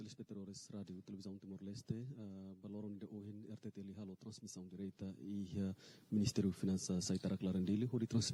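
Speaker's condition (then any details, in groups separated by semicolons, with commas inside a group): No condition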